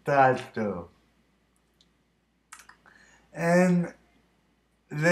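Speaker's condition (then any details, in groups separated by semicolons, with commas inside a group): Cerebral palsy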